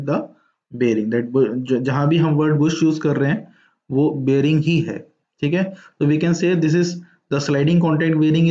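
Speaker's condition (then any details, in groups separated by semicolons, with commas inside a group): No condition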